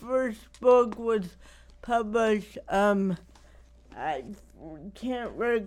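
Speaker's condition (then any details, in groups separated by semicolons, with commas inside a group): Cerebral palsy; wears down with age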